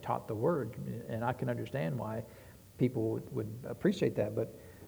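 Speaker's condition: No condition

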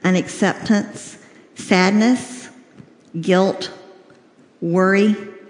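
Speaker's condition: Cleft lip and palate, severe

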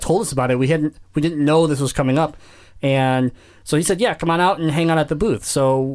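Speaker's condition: Cleft palate; congenital cleft palate

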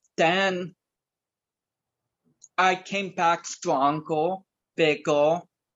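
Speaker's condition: Cerebral palsy; speech affected

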